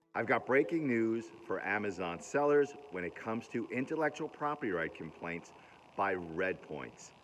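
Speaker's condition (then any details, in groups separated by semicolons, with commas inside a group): No condition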